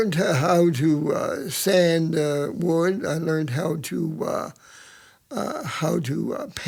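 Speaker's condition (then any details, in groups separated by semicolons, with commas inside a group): Cerebral palsy; present from birth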